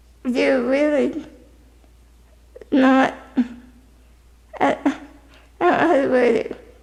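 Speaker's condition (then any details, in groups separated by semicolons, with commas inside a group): Spinal muscular atrophy type 2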